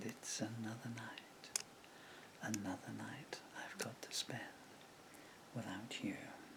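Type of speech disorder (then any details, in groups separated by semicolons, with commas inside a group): Bulbar dysarthria; progressive bulbar palsy (MND)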